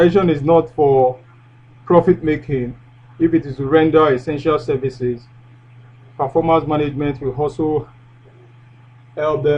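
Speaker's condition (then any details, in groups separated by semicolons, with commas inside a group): No condition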